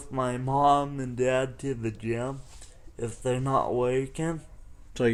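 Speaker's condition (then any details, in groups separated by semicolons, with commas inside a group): Cerebral palsy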